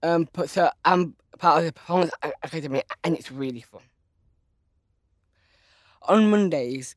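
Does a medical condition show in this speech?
Yes: Down syndrome.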